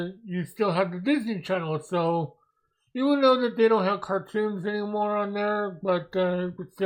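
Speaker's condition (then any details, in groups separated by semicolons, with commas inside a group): Mobius syndrome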